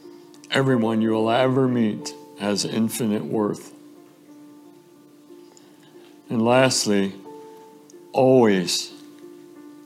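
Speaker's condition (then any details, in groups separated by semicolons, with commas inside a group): ALS; fatal diagnosis, no cure, later died of it about a month before this talk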